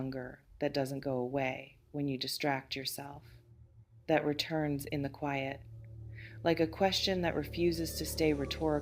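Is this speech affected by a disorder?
No.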